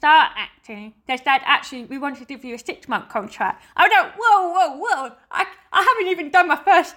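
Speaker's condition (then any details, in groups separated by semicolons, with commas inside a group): Deafness; not the music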